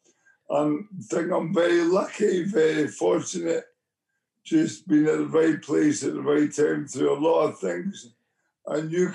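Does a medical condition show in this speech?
Yes: motor neurone disease; onset with left hand weakness, speech therapists offered.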